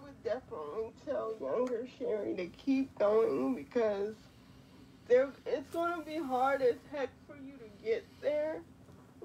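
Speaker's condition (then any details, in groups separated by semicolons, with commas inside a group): Quadriplegic cerebral palsy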